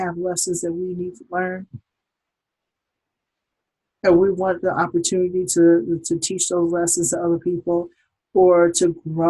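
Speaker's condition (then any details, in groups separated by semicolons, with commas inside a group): No condition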